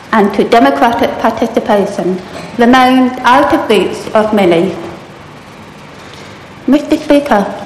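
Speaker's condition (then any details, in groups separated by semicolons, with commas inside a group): Profound deafness; large hearing aids in body harness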